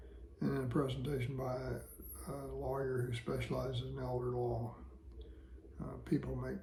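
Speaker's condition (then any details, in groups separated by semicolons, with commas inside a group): Parkinson's disease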